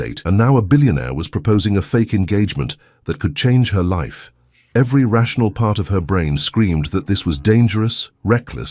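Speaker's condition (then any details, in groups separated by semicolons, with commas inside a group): No condition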